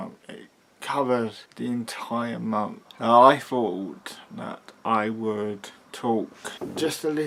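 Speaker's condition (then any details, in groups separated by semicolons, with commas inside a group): Cerebral palsy, mild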